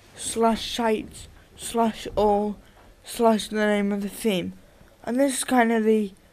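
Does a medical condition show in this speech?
Yes: cerebral palsy.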